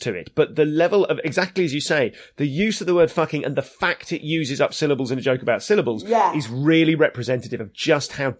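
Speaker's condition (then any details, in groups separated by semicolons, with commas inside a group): No condition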